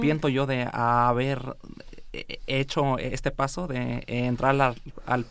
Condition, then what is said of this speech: Stuttering. Y las personas que tartamudeamos somos como automóviles estándar, que